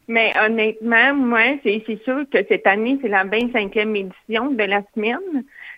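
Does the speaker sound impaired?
Yes: hearing loss, cochlear implant; hard of hearing, cochlear implant received at age 4, operated very young.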